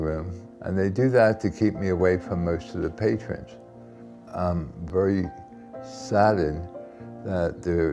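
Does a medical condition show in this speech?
Yes: tardive dyskinesia; caused by antipsychotic medication, facial puffing, grimacing; very visible symptoms, several years after starting medication.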